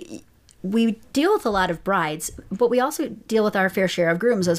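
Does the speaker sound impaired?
No.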